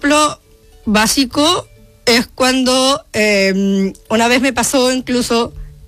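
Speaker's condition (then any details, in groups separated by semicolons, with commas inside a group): Down syndrome; genetic condition, from birth, 30 years old, mother prioritized leisure over therapy; described by host as speaking very well and clearly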